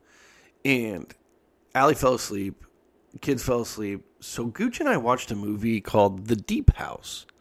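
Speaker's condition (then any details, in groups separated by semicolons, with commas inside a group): No condition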